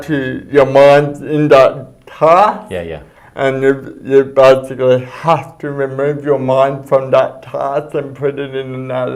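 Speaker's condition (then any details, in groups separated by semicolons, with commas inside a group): Cerebral palsy; speech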